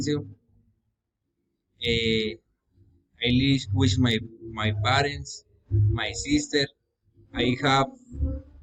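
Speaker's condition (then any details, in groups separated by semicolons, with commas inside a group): No condition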